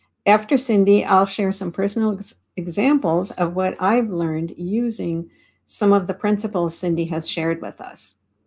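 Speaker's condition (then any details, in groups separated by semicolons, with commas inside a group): No condition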